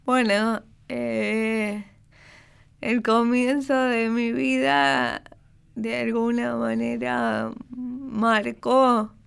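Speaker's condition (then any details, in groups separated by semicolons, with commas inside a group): Cerebral palsy; from birth, two respiratory arrests at birth, second at 12 hours, oxygen deprivation, brain injury affecting motor function; manner of speaking and moving affected, prompting others' prejudice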